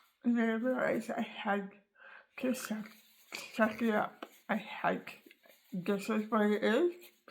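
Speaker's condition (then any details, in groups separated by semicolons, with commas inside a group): Tongue cancer surgery; near-total tongue removal, jaw and mouth floor removed, thigh-flap reconstruction; tongue immobile, tracheostomy, feeding tube, chemoradiation upcoming; cannot form words with tongue, relearning speech and swallowing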